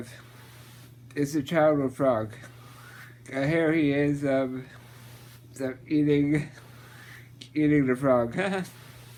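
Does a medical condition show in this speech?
Yes: muscular dystrophy, Duchenne.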